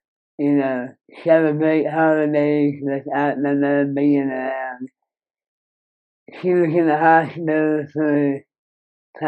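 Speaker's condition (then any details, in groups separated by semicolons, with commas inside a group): Moebius syndrome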